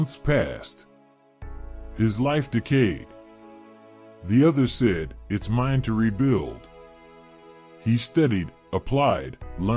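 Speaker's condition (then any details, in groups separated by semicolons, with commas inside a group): No condition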